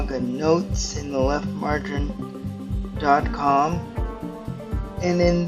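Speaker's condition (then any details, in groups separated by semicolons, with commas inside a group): Cerebral palsy; stiff muscles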